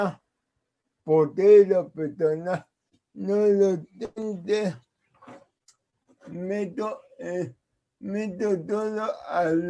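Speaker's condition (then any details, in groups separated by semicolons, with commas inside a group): Cerebral palsy; present since birth; speaks as if with potato in mouth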